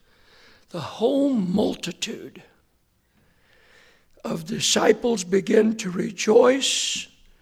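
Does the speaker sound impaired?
Yes: hoarseness after vocal cord surgery; vocal cords look straight.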